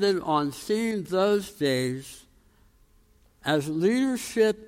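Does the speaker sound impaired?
Yes: tongue cancer, jaw reconstruction, osteonecrosis of jaw after radiation; radiation-treated tongue cancer, titanium implants.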